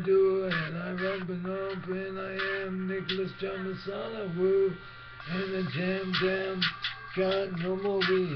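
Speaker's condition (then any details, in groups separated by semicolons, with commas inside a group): Brain injury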